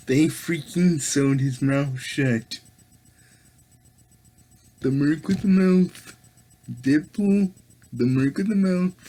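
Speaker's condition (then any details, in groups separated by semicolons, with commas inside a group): Cerebral palsy; affects all muscles; able to speak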